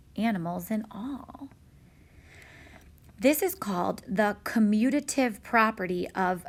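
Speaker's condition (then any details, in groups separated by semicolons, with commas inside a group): No condition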